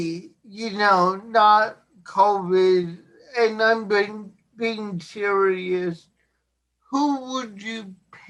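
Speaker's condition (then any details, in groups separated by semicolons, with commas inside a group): Cerebral palsy; since birth, born not breathing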